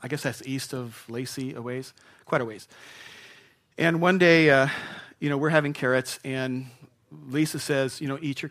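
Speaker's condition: No condition

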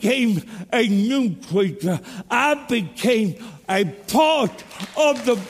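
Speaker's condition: Cerebral palsy; speech impediment

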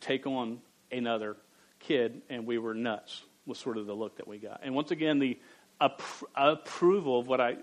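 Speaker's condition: Stuttering; long-standing, speech once biggest fear of public speaking; speech no longer biggest fear when preaching, jokes about stutter often; sometimes struggles to get out own name, tries to hold it in; repeated sounds, blocks

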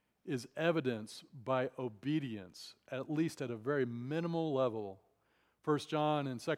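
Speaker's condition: No condition

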